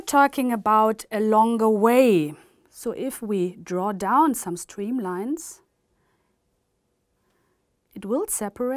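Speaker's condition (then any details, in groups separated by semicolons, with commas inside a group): No condition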